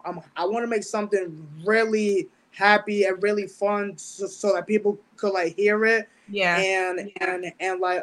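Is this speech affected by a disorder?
Yes: stuttering; mild speech impediment with stutter since about age ten; certain words don't come out; here repeated sounds.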